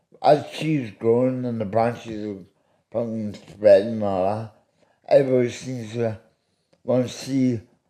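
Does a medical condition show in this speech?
Yes: medication-induced speech impediment.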